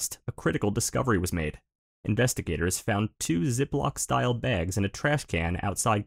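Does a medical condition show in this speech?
No.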